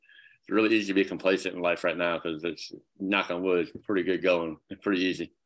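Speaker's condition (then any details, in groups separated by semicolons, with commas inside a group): Cleft palate; congenital, severe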